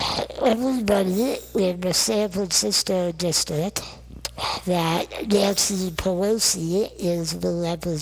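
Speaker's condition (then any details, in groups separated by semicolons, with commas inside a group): Non-progressive muscular dystrophy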